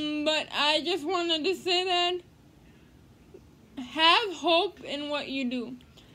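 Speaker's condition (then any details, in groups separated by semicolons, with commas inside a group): Cerebral palsy; speech therapy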